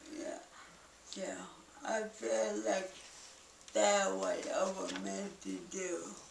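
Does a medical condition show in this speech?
Yes: cerebral palsy.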